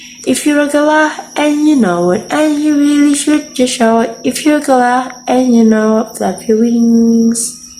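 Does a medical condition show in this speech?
No.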